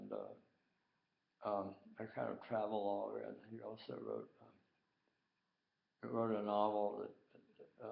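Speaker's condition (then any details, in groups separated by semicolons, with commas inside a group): Tongue cancer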